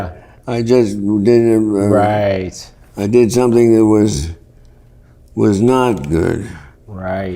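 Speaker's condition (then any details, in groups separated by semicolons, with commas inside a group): Parkinson's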